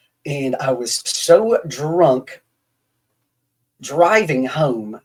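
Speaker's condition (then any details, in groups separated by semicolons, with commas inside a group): No condition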